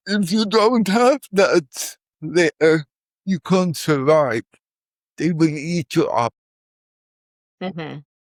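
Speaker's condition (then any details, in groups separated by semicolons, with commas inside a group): Cerebral palsy; from birth; words not very clear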